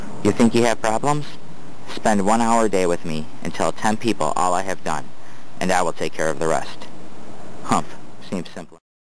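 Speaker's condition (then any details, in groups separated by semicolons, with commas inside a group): No condition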